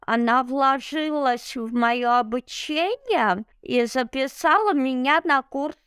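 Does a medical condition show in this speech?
Yes: cerebral palsy; abnormal gait, needs help on stairs without railings, walks everywhere, no wheelchair, home-schooled as child; no felt limitations currently.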